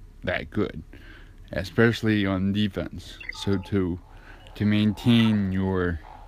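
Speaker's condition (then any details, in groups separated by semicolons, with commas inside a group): Cerebral palsy; affects gait and walking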